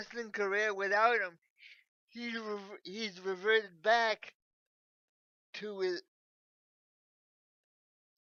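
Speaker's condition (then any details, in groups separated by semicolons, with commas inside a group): Cerebral palsy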